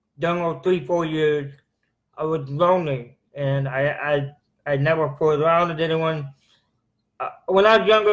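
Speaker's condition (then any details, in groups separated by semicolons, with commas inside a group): Cerebral palsy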